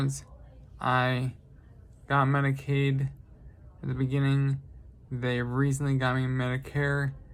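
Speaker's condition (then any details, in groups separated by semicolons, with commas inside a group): Traumatic brain injury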